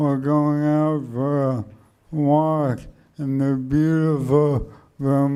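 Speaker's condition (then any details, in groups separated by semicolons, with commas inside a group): ALS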